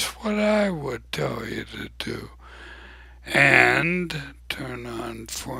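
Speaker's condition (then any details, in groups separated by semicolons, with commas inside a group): ALS; abnormally slow voice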